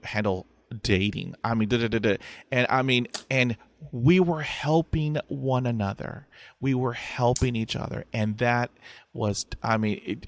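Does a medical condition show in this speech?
Yes: stutter; stutter about 45 years, mother also stuttered, accepted stutter at age 40; still stutters, unpredictable blocks, carries National Stuttering Association stutter card; sometimes nothing comes out, cannot say own name at times, uses British accent, diaphragmatic breathing; here repeated sounds.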